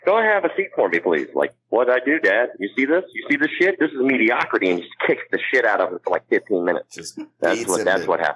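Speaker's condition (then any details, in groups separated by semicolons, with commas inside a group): Cleft palate; congenital cleft palate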